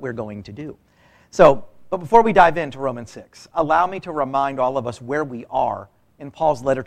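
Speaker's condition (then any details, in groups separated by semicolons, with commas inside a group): No condition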